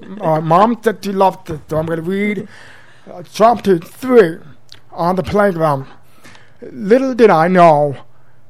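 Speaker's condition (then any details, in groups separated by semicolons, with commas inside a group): Profound deafness since birth; congenital, total deafness; speaks orally as guest on radio show; learned speech via daily school speech therapy, mother's home drills feeling throat vibrations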